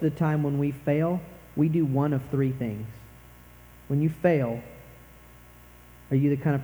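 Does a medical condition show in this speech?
No.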